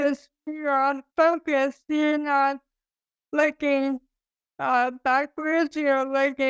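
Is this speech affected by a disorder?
Yes: ALS; sporadic form, cause unknown.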